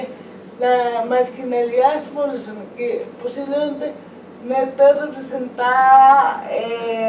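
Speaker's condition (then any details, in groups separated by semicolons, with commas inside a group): Cerebral palsy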